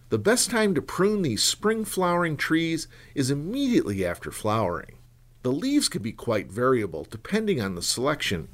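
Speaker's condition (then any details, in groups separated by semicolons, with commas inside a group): No condition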